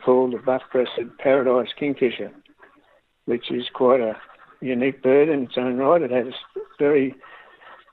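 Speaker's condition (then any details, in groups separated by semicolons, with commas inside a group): Parkinson's disease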